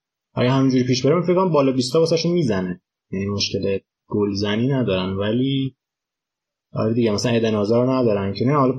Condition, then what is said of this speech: No condition.